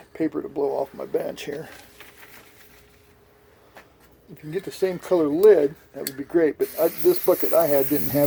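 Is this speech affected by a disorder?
No.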